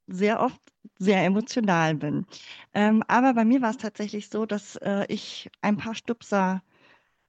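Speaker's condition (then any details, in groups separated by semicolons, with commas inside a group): Cleft palate; congenital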